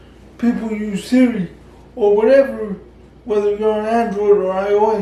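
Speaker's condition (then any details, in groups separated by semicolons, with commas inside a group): Cerebral palsy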